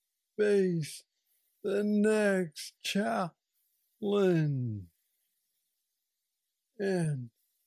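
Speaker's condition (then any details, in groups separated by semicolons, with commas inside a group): Parkinson's disease; no plateau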